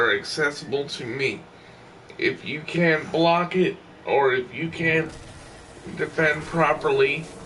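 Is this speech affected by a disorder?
Yes: cerebral palsy.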